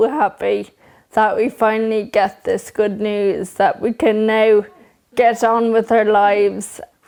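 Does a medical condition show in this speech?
Yes: Friedreich's ataxia; genetic progressive neuromuscular disease.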